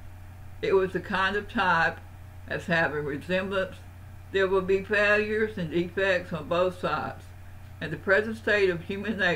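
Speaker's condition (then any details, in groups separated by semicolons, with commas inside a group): Parkinson's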